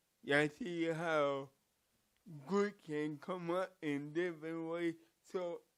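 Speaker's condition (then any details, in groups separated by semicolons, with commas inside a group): Cerebral palsy; from birth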